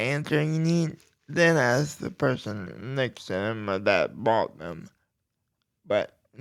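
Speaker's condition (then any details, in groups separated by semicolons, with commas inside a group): Cerebral palsy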